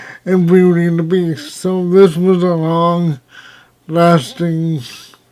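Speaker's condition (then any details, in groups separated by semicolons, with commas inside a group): Cerebral palsy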